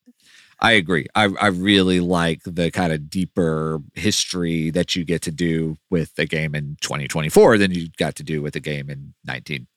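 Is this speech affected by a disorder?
No.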